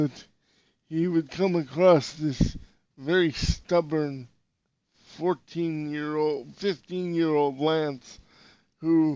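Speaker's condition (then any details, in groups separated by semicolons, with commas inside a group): Cerebral palsy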